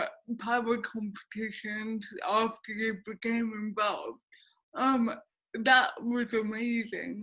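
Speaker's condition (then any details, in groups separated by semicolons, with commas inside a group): Cerebral palsy; affects speech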